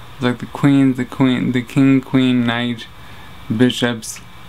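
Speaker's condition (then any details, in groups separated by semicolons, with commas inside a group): Traumatic brain injury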